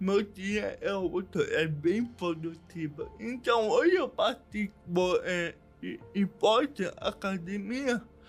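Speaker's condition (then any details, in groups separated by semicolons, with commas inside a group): Cerebral palsy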